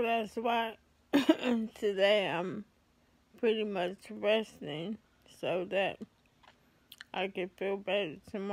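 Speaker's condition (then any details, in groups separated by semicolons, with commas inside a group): ALS; affects hands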